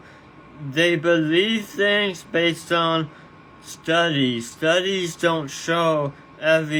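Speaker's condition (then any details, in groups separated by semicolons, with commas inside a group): Tongue cancer surgery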